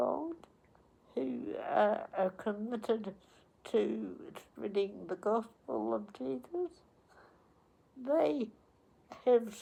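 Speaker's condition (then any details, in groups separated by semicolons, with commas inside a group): Cerebral palsy; onset at 8 days old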